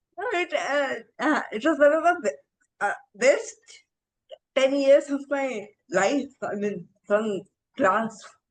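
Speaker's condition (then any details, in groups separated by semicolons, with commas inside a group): Encephalitis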